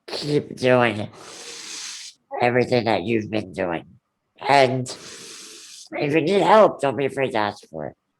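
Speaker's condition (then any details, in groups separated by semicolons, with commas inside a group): Ullrich congenital muscular dystrophy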